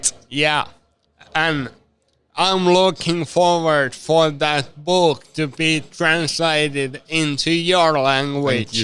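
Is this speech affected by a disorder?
Yes: severe traumatic brain injury.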